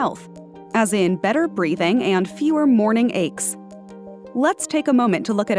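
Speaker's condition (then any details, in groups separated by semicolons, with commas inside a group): No condition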